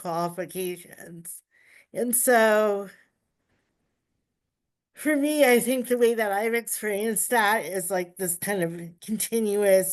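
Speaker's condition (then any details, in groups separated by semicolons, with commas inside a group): Cerebral palsy; uses power wheelchair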